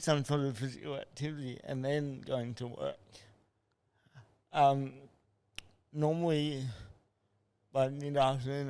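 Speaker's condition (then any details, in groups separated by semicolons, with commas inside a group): Cerebral palsy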